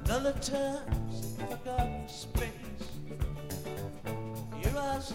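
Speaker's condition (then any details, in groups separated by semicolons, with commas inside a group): No condition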